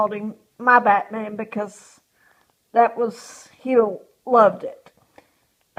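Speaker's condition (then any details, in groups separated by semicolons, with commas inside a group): Cerebral palsy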